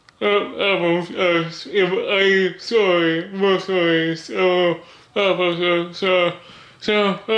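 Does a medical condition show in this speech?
Yes: cerebral palsy; speech disability.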